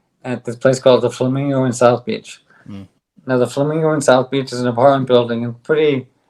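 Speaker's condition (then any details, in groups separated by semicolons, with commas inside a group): ALS; on drug, stronger bite, speaks better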